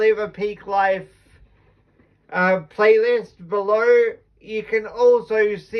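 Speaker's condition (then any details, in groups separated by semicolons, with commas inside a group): Cerebral palsy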